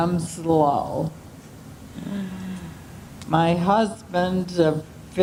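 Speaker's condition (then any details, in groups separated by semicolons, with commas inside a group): ALS; onset with falls and slowing speech, neck spinal cord surgery; 18 months since diagnosis, wheelchair for safety, imbalance, fatigue; slow speech, voice changes, swallowing trouble, excessive saliva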